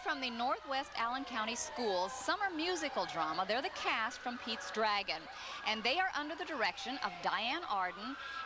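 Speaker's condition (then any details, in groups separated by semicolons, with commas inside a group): No condition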